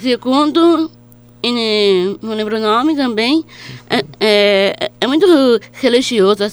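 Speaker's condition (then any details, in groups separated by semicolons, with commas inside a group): Down syndrome; present since birth; reads own poem aloud, gives short answers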